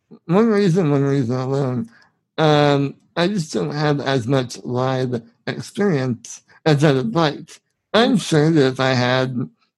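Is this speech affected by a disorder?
Yes: spinal muscular atrophy, severe; needs heavily adapted van for live poker, accessible van GoFundMe started by Veronica Brill.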